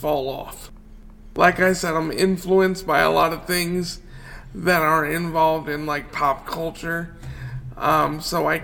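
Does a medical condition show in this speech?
Yes: cerebral palsy; wheelchair user.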